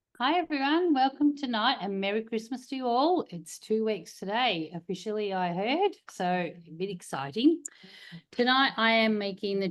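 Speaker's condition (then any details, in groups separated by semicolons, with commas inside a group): No condition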